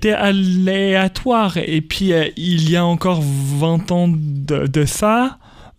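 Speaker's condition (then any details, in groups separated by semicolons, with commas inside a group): Stuttering; stuttering since early childhood at school, speech therapy helped, told elimination almost impossible; age 28, lives with stuttering and accepts it; stuttering persists, described by him as an accent; repeated sounds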